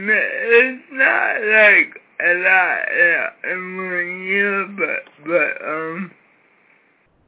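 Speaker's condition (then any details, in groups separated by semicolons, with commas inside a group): Cerebral palsy; severe cerebral palsy from birth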